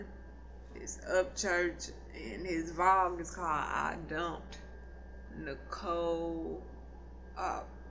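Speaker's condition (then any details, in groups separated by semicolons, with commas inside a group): Cerebral palsy; not paralyzed, can stand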